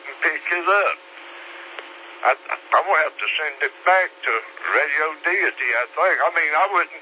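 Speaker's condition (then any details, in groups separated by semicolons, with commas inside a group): Slurred speech; stroke 3 years ago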